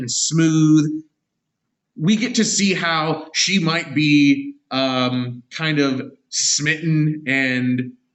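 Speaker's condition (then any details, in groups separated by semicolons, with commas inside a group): No condition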